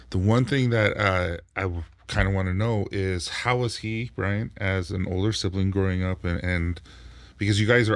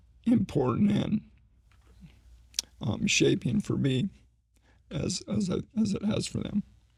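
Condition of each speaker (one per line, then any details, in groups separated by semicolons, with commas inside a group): No condition
ALS; ALS, slowly progressing form; onset about six years ago, diagnosed three years ago; needs voice rest during conversation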